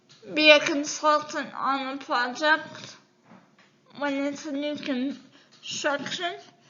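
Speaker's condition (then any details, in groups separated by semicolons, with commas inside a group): Cerebral palsy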